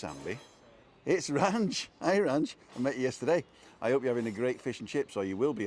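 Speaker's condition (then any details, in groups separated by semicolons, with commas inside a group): No condition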